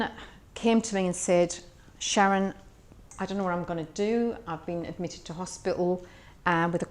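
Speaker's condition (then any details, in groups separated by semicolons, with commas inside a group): No condition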